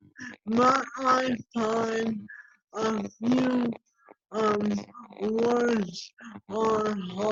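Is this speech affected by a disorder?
Yes: ALS.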